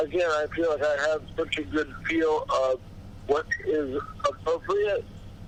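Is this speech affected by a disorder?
Yes: cerebral palsy; body deteriorating with age.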